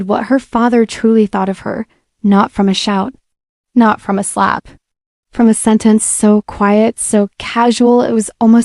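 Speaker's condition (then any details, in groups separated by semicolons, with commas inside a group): No condition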